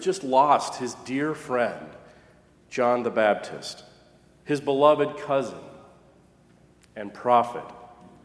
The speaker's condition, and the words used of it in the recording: No condition.